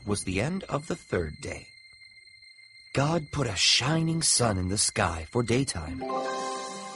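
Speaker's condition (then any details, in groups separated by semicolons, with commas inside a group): No condition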